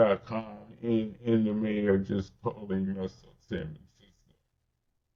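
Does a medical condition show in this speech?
Yes: cerebral palsy.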